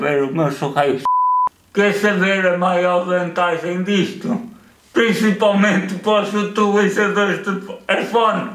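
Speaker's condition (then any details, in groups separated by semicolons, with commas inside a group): Cerebral palsy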